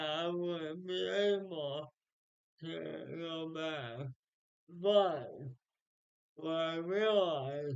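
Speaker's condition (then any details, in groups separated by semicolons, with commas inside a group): Speech impairment after birth surgery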